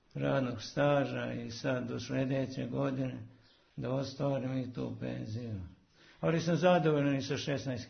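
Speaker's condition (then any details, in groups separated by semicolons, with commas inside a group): Parkinson's disease; converses normally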